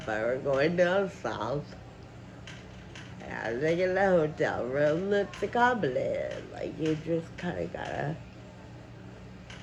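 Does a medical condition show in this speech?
Yes: Friedreich ataxia.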